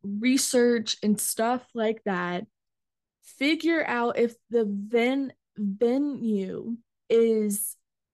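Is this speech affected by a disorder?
Yes: stuttering; fear of speaking in front of groups, school accommodations for presenting projects, found national stuttering association; stumbles on own name, now stutters freely without guarding speech; here repeated sounds.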